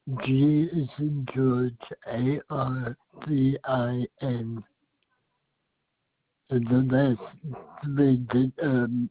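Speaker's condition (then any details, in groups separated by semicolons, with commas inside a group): Speech impediment; has to talk slow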